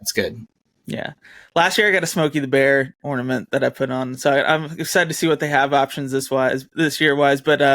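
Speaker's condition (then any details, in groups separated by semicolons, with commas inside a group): No condition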